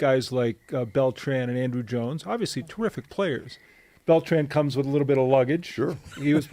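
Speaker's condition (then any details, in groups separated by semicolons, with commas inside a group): No condition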